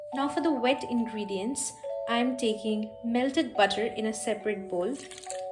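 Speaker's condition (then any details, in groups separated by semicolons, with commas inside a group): No condition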